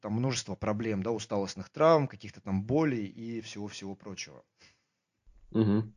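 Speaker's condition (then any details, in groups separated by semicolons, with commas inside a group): No condition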